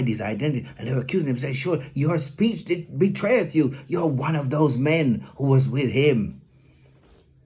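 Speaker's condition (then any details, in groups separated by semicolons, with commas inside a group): No condition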